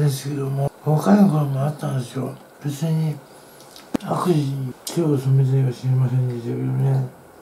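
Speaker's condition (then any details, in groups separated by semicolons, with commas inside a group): Tongue cancer, partial glossectomy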